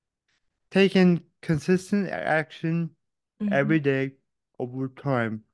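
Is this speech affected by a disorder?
Yes: cerebral palsy; born without heartbeat or breathing.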